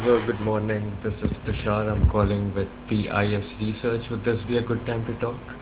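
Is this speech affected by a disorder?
No.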